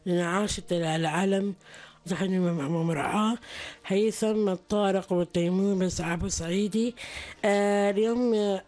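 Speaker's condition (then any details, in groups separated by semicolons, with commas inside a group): Down syndrome; host describes people with Down syndrome present as speaking clearly and confidently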